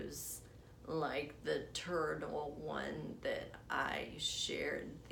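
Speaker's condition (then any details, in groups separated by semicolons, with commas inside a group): Essential tremor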